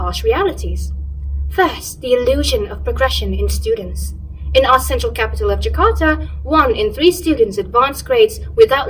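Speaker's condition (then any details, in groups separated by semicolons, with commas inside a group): No condition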